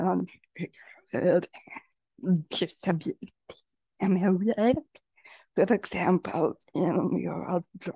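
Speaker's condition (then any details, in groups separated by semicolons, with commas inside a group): Generalized dystonia; generalized, leg weakness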